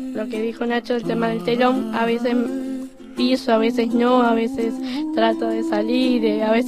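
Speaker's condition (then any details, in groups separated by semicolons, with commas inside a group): Down syndrome; congenital, since birth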